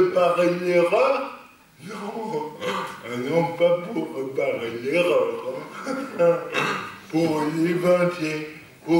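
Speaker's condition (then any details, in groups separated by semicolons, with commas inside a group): Cerebral palsy; lifelong, non-progressive; stable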